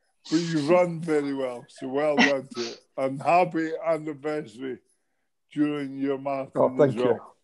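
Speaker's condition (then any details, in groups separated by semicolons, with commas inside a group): MND; terminal, whole body affected, muscle wastage; speaks well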